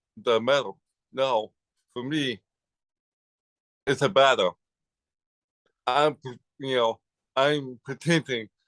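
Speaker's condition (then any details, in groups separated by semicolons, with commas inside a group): Cerebral palsy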